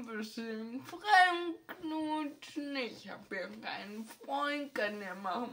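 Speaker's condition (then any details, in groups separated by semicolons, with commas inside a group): Ataxia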